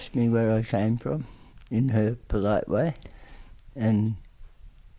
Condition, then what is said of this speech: Tongue cancer surgery. It did leave me with speech problems and swallowing problems, which I still have to a certain extent.